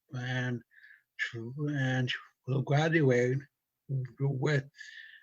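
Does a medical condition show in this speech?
Yes: stutter from brain injury; mild cerebral palsy.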